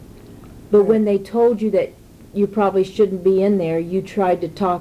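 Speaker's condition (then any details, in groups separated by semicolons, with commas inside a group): No condition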